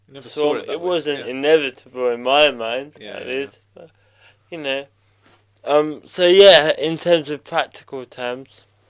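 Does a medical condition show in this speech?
Yes: cerebral palsy.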